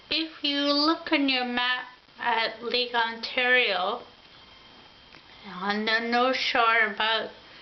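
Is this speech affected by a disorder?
Yes: ataxia; affects mouth and tongue coordination.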